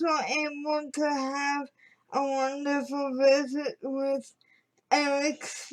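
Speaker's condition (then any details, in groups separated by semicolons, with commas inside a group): Cerebral palsy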